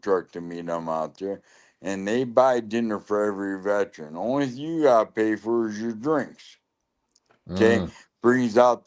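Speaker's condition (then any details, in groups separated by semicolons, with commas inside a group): Lou Gehrig's disease (ALS)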